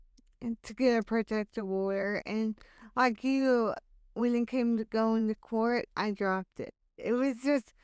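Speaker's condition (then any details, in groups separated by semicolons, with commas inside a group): Hemiplegic cerebral palsy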